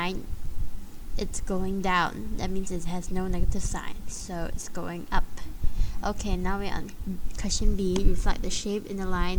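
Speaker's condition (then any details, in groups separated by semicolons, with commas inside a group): No condition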